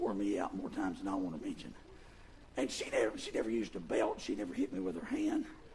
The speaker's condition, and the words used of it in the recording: Vocal cord paralysis. But my vocal cords are paralyzed. They don't come together. They don't move.